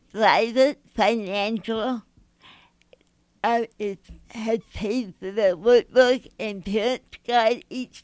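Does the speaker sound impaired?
Yes: mild cerebral palsy; mild cerebral palsy affecting speech; difficult to understand at first, easier once listener adjusts; hard to understand initially, listeners must listen closely.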